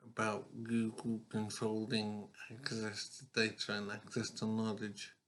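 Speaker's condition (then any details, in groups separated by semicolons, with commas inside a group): Brain injury; accident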